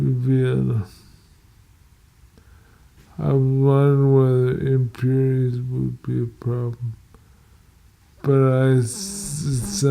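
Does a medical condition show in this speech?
Yes: multiple sclerosis.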